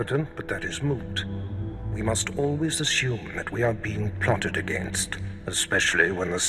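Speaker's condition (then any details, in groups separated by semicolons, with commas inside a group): No condition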